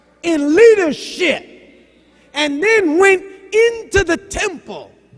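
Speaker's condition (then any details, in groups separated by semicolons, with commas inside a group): No condition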